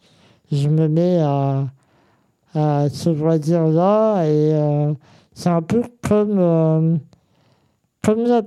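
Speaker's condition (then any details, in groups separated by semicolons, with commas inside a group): Congenital muscular dystrophy; present from birth, genetic protein-related cause, muscles stayed thinner and weaker; uses graphic tablet with Krita software for digital painting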